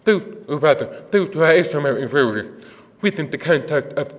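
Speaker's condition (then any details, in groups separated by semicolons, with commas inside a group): Deafness; deaf accent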